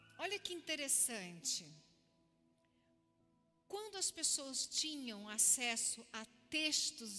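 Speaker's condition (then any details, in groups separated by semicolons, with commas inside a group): No condition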